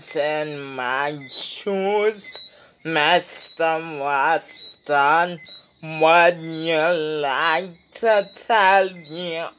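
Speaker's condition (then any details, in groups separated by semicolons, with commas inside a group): Speech impediment; no speech therapy yet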